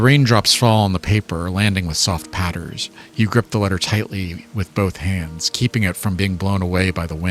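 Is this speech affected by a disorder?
No.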